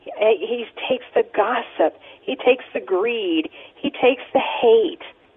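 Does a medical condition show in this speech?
No.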